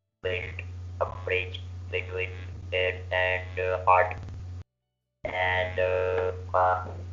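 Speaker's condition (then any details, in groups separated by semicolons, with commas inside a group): Laryngeal cancer surgery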